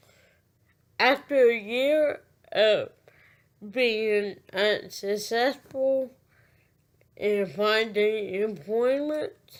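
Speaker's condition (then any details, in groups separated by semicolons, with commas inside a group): Cerebral palsy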